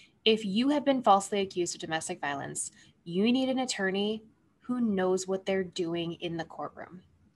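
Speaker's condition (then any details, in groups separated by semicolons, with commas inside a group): No condition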